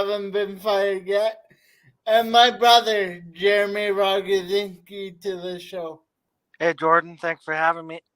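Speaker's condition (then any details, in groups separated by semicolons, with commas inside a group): Cerebral palsy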